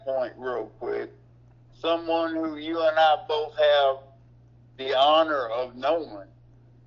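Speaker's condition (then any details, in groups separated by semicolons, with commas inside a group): Cerebral palsy; reports being back on feet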